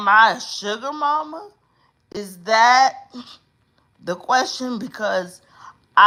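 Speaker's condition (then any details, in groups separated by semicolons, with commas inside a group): Cerebral palsy; uses specialized hospital bed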